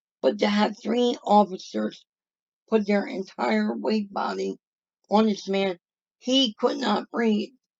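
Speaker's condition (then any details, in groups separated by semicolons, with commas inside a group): Cerebral palsy; voice sound affected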